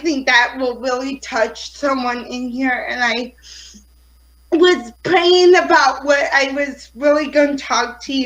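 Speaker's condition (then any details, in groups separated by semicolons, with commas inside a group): Cerebral palsy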